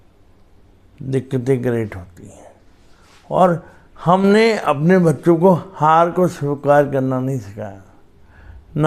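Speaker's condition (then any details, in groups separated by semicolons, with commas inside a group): Cerebral palsy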